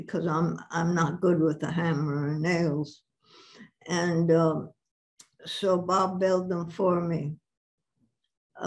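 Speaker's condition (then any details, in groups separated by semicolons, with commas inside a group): Parkinson's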